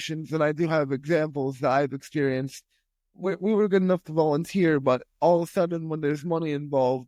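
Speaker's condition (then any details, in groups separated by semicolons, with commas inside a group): Spastic quadriplegic cerebral palsy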